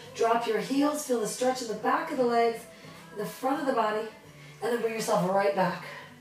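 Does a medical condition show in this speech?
No.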